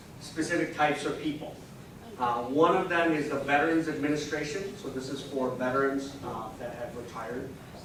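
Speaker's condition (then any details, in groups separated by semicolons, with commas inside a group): No condition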